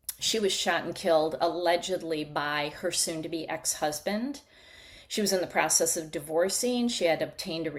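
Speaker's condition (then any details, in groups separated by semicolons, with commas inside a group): No condition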